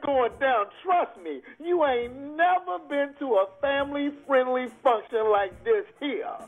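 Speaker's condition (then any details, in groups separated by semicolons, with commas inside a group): No condition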